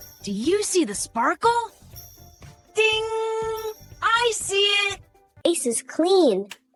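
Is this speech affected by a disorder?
No.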